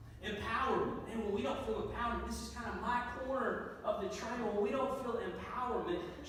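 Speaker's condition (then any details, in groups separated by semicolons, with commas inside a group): No condition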